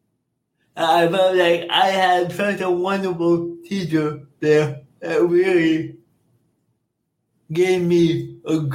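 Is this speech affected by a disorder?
Yes: cerebral palsy; birth oxygen loss, cord around neck, spasms, limited body control, motor deficits, childhood physical, occupational therapy; speech impairments, speech therapy from age seven with Jeff in Orlando, school speaking device declined.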